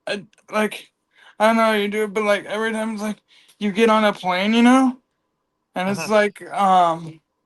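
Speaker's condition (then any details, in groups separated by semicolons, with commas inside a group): Cerebral palsy; from birth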